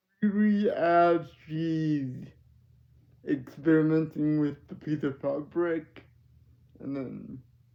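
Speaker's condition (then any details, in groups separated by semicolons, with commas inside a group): Cerebral palsy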